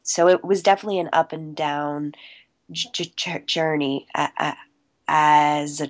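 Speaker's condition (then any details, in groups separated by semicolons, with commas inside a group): Stuttering; covert since childhood, immediate onset soon after starting to talk, school therapy from kindergarten, private therapist; recovering covert, still stutters, American Institute for Stuttering 3-week intensive program, fluency shaping techniques; formerly word switching and avoiding, held back stutters, pushed words out, appeared out of breath; prolonged sounds, blocks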